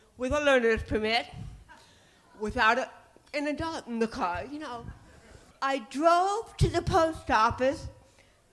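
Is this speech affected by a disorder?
Yes: cerebral palsy; titanium neck.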